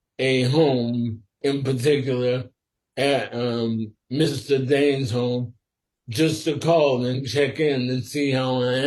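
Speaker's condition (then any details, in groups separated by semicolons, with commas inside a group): Sporadic ALS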